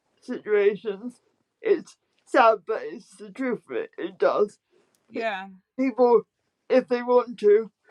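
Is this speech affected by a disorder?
Yes: spastic quadriplegic cerebral palsy.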